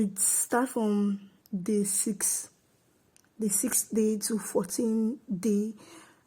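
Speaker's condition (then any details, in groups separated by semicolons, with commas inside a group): No condition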